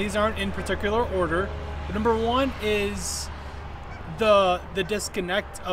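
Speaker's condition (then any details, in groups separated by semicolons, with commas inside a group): No condition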